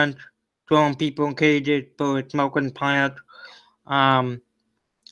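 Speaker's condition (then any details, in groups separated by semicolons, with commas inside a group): Cerebral palsy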